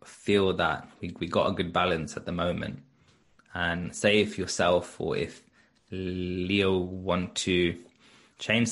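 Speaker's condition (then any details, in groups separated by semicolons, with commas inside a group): Stutter; onset age four after two fluent years, ineffective speech therapy, drama school, Birmingham University course; blocking and freezing in childhood, fluent in drama performances, avoided class reading as teen; repeated words, prolonged sounds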